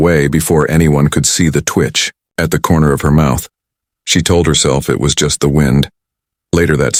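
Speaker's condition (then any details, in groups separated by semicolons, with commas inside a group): No condition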